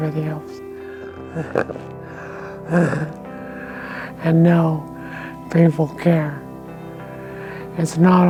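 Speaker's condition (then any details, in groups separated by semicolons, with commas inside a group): ALS; progressed, limited mobility, major weight loss; speech affected with progression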